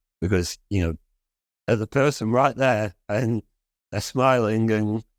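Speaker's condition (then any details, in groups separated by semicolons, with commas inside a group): Spinal muscular atrophy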